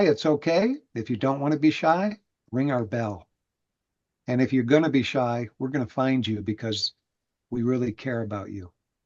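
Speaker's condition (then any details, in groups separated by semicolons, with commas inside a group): No condition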